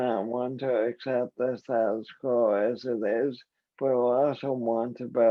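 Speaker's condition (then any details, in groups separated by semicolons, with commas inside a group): ALS; voice and hands affected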